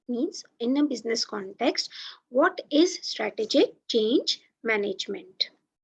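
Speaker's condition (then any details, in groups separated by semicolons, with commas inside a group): No condition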